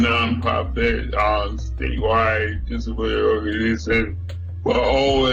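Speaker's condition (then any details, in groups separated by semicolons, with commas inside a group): Cerebral palsy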